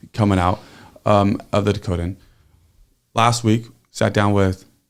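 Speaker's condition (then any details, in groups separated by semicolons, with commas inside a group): No condition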